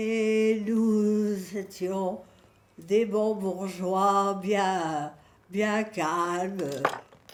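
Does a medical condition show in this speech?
Yes: Parkinson's disease.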